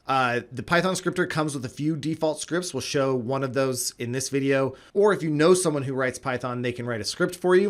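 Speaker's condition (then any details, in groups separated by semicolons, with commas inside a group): No condition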